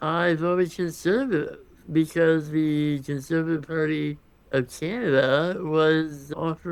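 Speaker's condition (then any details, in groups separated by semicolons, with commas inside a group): Congenital muscular dystrophy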